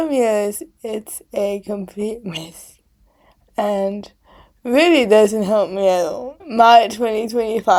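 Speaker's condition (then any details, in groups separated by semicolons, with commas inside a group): Cerebral palsy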